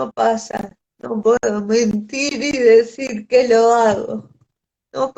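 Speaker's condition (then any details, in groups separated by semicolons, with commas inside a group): Cerebral palsy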